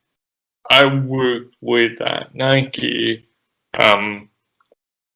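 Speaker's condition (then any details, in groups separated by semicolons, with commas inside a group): Cerebral palsy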